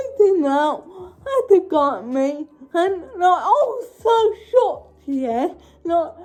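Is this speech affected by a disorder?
Yes: cerebral palsy; uses feeding aid; sounds a little funny, breathing affected, recent voice trouble.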